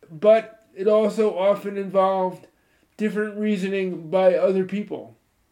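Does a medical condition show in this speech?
Yes: cerebral palsy; walks with crutches.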